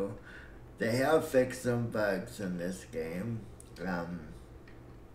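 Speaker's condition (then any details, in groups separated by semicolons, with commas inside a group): Cerebral palsy; breathing fine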